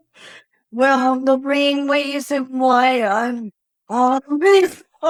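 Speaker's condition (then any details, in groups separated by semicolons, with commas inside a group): Cerebral palsy; wheelchair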